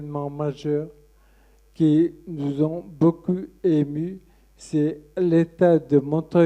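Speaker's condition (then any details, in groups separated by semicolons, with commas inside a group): Friedreich's ataxia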